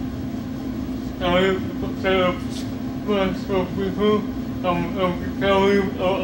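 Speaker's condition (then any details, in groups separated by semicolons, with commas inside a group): Cerebral palsy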